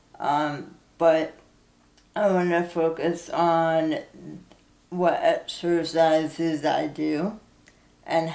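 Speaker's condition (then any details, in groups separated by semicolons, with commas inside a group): Cerebral palsy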